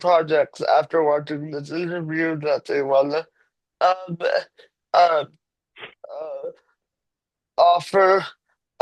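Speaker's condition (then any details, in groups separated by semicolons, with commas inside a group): Cerebral palsy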